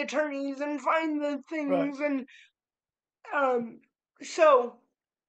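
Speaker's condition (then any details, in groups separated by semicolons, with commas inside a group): Cerebral palsy; spastic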